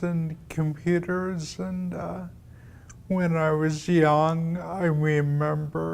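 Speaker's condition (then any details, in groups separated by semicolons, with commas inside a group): Multiple sclerosis; onset at age 34; speech problems, endurance concerns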